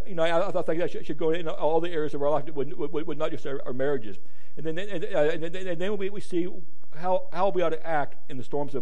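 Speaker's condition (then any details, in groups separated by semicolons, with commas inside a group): Stuttering; more stuttering tonight; repeated sounds, repeated words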